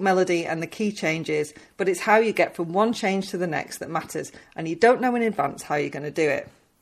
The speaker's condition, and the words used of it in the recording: No condition.